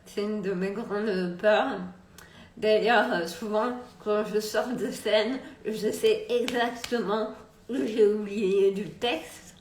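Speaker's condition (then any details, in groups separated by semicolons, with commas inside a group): Multiple sclerosis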